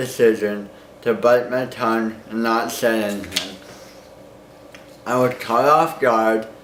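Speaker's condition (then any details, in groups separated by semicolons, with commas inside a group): Cerebral palsy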